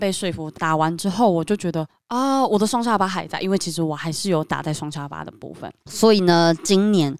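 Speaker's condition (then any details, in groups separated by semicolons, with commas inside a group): Submucous cleft palate; recent cough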